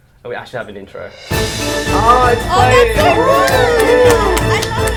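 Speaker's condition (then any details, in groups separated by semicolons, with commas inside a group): No condition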